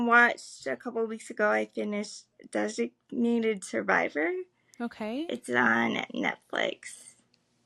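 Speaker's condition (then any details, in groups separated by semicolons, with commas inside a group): Cerebral palsy, spastic; able to speak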